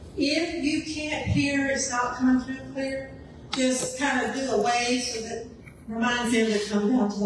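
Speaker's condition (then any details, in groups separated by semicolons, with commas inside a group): No condition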